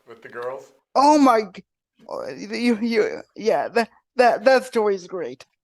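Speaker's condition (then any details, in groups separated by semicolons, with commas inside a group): Cerebral palsy; wheelchair user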